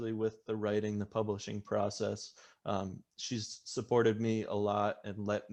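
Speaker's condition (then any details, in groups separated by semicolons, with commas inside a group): No condition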